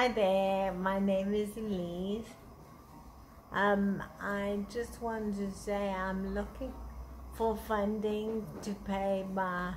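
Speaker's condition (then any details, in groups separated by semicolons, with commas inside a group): Multiple sclerosis; uses wheelchair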